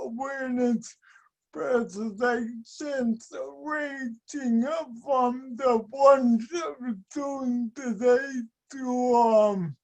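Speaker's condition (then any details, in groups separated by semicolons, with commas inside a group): Speech and mobility impairment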